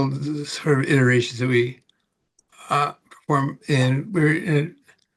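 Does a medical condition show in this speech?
Yes: Parkinson's; about 18 years since onset.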